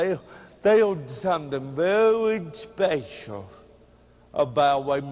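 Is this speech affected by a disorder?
Yes: cerebral palsy; speech hard to understand.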